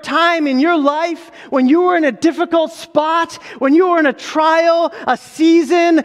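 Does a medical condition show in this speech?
No.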